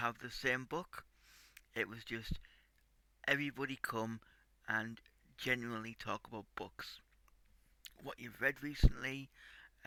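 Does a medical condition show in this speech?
Yes: cerebral palsy; tight muscles.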